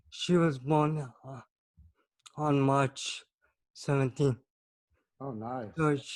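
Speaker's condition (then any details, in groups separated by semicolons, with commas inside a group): Cerebral palsy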